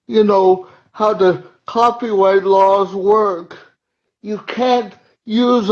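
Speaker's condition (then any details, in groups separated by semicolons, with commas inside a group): Cerebral palsy; uses wheelchair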